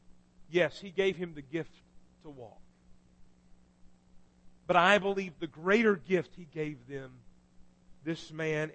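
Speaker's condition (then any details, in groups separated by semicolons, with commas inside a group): No condition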